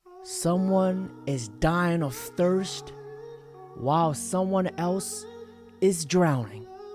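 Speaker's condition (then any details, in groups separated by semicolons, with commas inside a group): No condition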